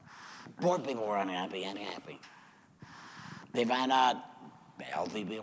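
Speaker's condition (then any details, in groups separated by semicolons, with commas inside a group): Laryngectomy; says used to serve God with voice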